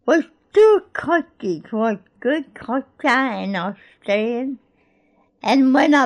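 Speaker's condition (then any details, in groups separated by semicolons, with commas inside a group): Cerebral palsy; born in Greece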